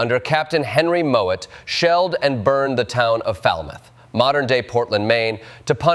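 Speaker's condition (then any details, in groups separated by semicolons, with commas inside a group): No condition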